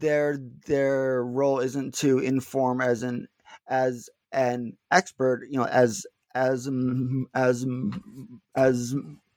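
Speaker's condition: Stuttering; not stuttering much currently; little stuttering currently; repeated words, prolonged sounds

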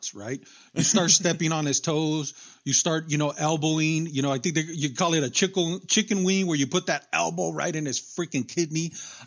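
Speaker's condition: No condition

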